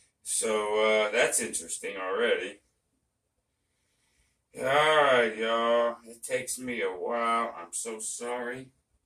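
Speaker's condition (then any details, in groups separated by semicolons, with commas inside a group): No condition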